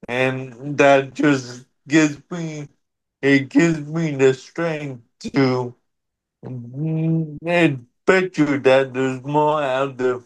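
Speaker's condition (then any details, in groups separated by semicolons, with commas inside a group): Cerebral palsy; wheelchair over the years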